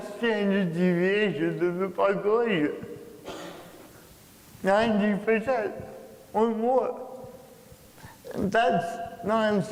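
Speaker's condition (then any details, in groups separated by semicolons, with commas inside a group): Cerebral palsy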